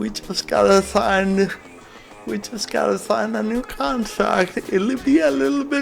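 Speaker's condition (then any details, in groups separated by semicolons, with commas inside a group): Cerebral palsy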